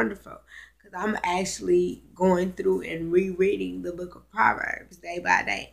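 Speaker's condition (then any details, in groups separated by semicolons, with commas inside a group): Cerebral palsy, spastic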